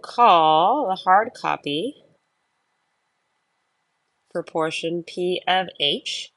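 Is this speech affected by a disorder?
No.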